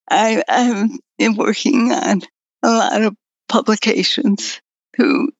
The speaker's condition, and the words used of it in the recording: Multiple sclerosis. Really do have to have chocolate because the caffeine helps me talk and caffeine from coffee.